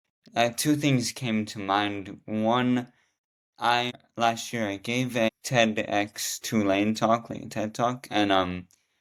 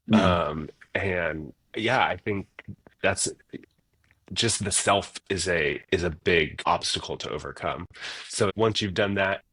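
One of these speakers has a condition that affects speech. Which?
The first: rare muscular dystrophy; rare form, present from birth.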